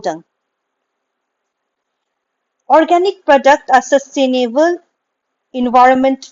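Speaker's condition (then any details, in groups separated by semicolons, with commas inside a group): No condition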